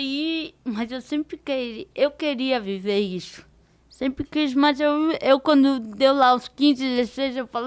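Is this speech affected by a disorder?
Yes: cerebral palsy; diparetic form.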